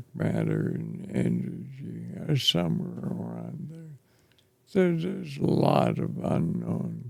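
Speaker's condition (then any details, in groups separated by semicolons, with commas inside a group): ALS; affects chest and throat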